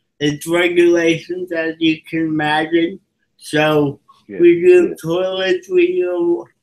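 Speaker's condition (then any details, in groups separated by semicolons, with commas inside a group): Cerebral palsy; from birth, physical disability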